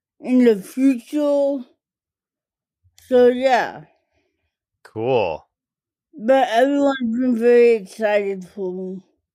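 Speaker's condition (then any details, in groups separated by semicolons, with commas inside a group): Cerebral palsy; affects speech and fine motor skills; primarily affects speech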